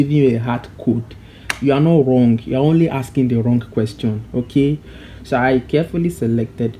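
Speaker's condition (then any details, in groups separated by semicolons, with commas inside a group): No condition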